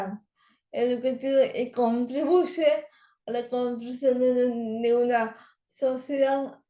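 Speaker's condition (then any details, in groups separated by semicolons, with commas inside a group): Cerebral palsy; language areas of brain affected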